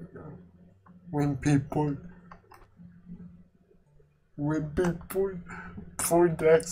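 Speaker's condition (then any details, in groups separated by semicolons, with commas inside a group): Quadriplegic cerebral palsy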